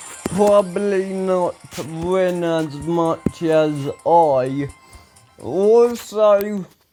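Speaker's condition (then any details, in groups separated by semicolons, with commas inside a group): Ataxia; speech recently worse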